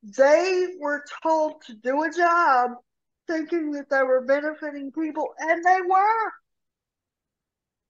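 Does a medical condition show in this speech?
Yes: cerebral palsy; severe rotator cuff tear.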